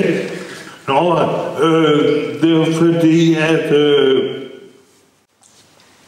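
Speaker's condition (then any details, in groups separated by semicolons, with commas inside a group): Brain injury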